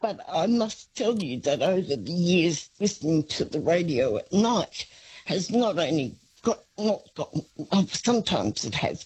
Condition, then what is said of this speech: Parkinson's disease. Sometimes the voice doesn't hold up, sometimes it doesn't, but, you know, the hands and the brain are still active, and I've enjoyed our chats over the years.